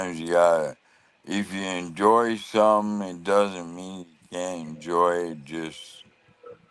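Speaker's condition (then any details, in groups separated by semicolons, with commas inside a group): ALS; losing speech and swallowing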